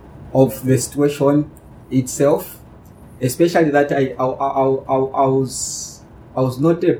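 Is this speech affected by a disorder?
Yes: stuttering; not present from birth, onset sixth grade going into seventh, no speech-language pathologists in Zambia; here repeated sounds, blocks.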